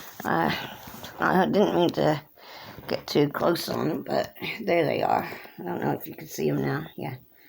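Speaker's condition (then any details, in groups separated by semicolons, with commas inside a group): Cerebral palsy; since birth, hand tremors; age 57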